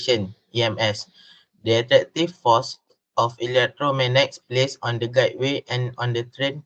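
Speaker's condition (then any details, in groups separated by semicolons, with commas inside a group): No condition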